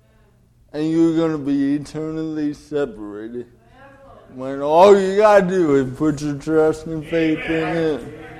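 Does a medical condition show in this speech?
Yes: cerebral palsy; delayed development.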